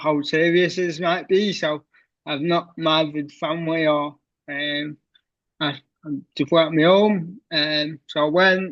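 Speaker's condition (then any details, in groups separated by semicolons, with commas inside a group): Cerebral palsy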